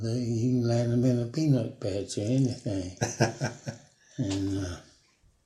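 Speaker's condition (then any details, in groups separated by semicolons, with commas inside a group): Parkinson's; about 5 years since onset, fallen 19 times in yard, no broken bones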